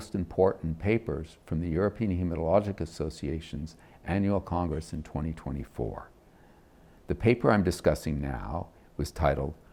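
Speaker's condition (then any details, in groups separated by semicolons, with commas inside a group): No condition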